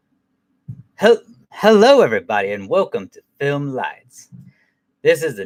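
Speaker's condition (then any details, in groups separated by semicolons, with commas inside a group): No condition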